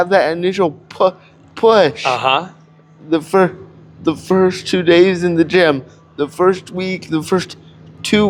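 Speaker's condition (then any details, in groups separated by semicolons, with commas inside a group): Cerebral palsy; cannot walk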